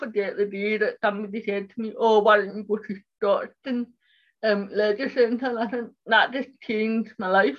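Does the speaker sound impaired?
Yes: cerebral palsy; speech impairment.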